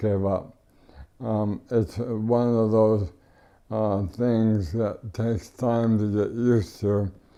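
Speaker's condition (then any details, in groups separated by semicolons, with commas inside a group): ALS; no tracheostomy, power wheelchair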